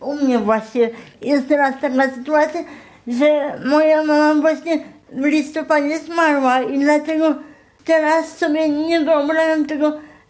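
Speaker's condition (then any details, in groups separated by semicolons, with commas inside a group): Spastic quadriplegic cerebral palsy; wheelchair user since birth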